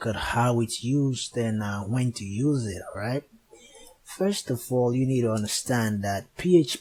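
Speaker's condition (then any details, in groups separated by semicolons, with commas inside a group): No condition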